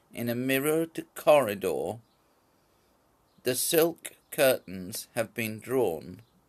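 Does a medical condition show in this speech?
No.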